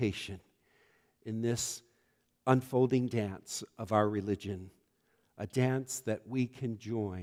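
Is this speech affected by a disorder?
No.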